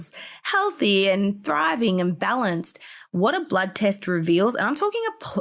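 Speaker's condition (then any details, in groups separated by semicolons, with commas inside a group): No condition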